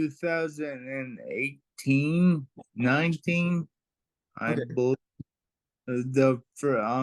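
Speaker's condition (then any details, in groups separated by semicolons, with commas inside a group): Traumatic brain injury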